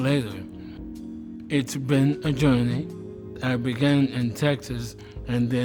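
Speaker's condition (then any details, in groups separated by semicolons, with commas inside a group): ALS; slurred speech early sign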